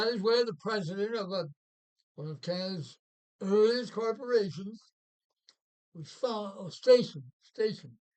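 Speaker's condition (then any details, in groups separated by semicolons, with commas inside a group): Parkinson's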